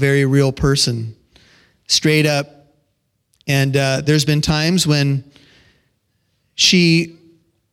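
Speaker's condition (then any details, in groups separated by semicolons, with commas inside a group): No condition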